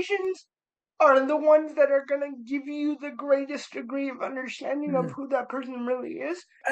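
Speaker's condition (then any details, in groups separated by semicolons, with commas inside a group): Cerebral palsy; spastic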